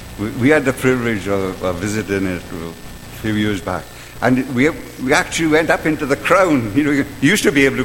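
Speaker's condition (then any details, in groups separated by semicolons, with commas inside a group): No condition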